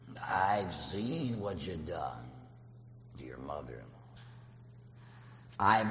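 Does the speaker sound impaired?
Yes: laryngectomy; total laryngectomy after cancer recurrence, voice prosthesis, prior radiation and chemotherapy, liquid diet during treatment; artificial voice via prosthesis, like a kazoo, earlier could barely whisper, voice much better now.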